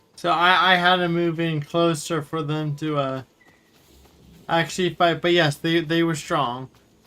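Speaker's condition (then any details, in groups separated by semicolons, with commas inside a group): Cerebral palsy; wheelchair user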